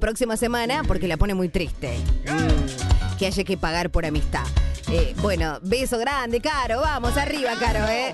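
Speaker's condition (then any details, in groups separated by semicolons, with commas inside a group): No condition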